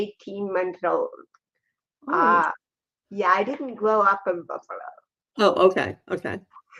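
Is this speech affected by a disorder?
Yes: cerebral palsy, athetoid and ataxic.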